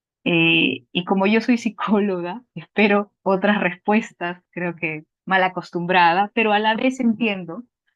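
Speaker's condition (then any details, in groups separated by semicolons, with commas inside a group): No condition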